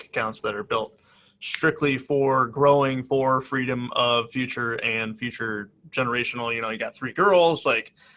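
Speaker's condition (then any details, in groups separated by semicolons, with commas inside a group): No condition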